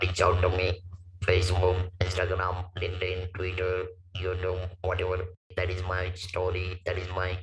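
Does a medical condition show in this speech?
Yes: laryngectomy for vocal cord cancer, stage 4 vocal cord cancer; speaks with electrolarynx; lost natural voice, hoarse then whispering, wrote 3 months, robotic electrolarynx voice, no pitch or emotion.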